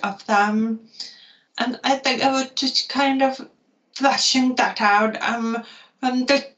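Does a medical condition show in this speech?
Yes: profoundly deaf; profound deafness.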